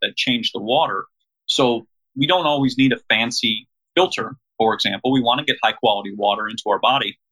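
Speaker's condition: No condition

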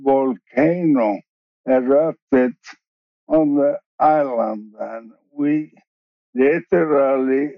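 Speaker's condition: ALS, bulbar onset, later regular ALS; initially diagnosed bulbar-onset, wheelchair user

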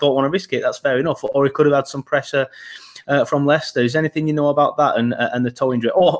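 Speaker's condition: No condition

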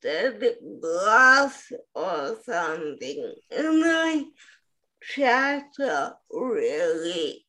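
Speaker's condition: Spastic quadriplegic cerebral palsy; some tightness in all four limbs, wheelchair user; CP accent, sultry disability accent, listeners may need to listen closely

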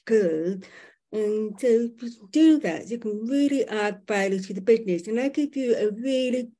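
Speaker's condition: Profoundly deaf, born profoundly deaf

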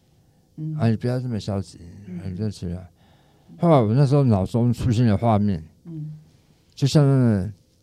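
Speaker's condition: Tongue cancer; cancer-free after treatment

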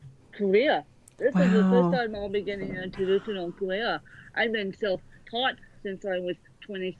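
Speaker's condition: Cerebral palsy; more severe than a character who can walk and talk, needs full help dressing

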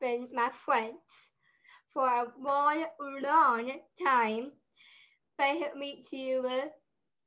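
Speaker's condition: Down syndrome; adult with Down syndrome

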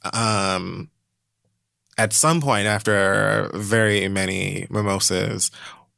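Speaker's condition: No condition

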